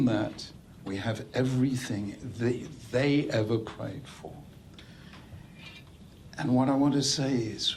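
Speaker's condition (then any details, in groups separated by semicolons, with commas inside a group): No condition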